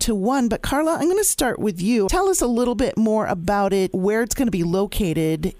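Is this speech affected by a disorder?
No.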